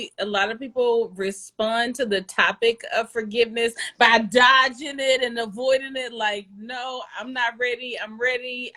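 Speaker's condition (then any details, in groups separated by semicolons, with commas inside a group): No condition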